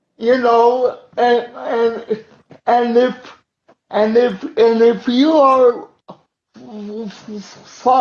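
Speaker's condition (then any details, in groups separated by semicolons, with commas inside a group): Cerebral palsy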